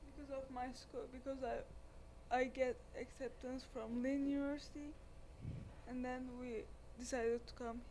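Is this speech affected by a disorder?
Yes: cerebral palsy; caused by inability to breathe correctly at birth, present since birth; breathwork with breathing coach Zelda Eskenazi, taught correct breathing, reported to help walking.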